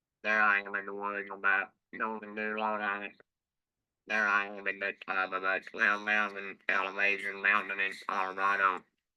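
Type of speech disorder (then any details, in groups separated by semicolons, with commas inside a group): Electrolarynx speech; laryngectomy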